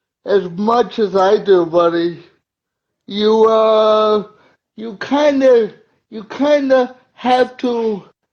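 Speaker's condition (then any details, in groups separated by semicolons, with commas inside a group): Cerebral palsy; uses wheelchair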